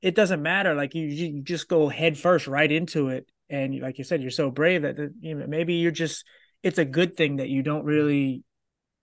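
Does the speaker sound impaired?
No.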